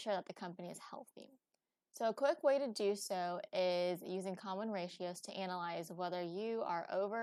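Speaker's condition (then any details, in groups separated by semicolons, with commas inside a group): No condition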